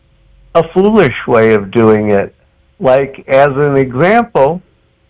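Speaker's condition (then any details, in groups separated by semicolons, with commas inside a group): Cerebral palsy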